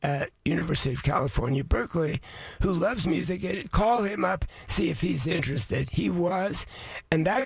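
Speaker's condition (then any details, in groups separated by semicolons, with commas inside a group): Voice changed after vocal cord surgery; man aged 81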